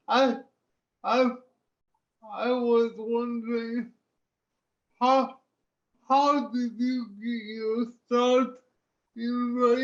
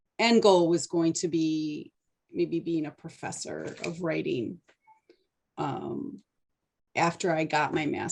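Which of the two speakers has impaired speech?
The first: cerebral palsy; limited use of the hands; since childhood.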